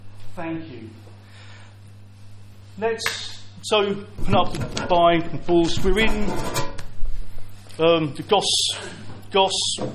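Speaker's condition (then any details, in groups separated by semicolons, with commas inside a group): Stammer; repeated sounds, prolonged sounds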